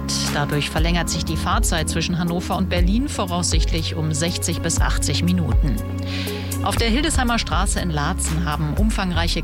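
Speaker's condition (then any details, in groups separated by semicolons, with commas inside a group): No condition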